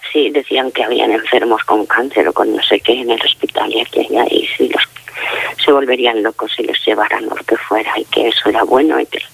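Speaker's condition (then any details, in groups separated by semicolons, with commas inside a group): Facial palsy; age 47 now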